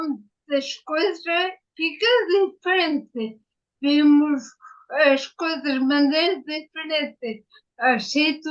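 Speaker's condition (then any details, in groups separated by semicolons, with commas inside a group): Ataxia after brain injury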